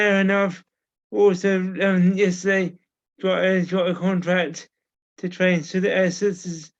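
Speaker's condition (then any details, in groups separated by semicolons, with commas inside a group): Cerebral palsy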